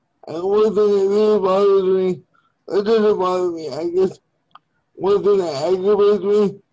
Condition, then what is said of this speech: Cerebral palsy. For me, I can't walk, and I have a slave to be speech impairment, and affect my limbs